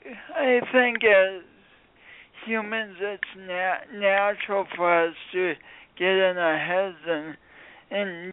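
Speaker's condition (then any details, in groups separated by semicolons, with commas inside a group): Speech impediment from birth injury; speech impediment sounding unlike a regional accent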